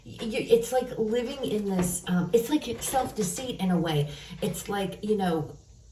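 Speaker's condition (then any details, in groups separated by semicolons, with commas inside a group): No condition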